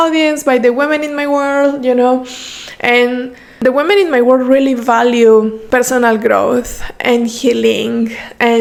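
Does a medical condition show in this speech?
No.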